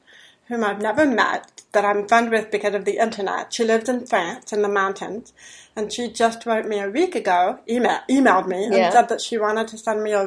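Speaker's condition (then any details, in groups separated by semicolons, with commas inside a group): Deafness; hears men's voices better than women's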